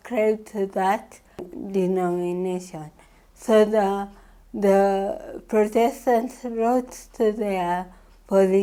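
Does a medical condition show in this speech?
Yes: cerebral palsy; from birth.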